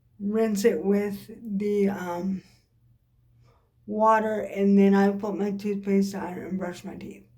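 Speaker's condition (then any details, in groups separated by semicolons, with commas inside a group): Cerebral palsy; occasional swallowing problems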